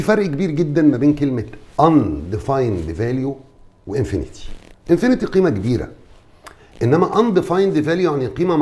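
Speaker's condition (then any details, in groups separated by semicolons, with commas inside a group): No condition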